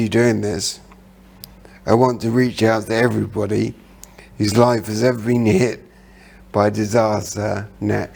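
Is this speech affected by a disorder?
Yes: traumatic brain injury.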